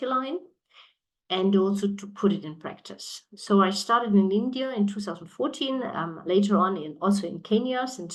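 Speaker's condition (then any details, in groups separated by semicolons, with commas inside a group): No condition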